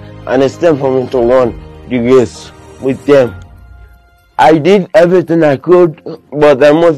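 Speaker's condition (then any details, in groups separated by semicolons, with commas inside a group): Cerebral palsy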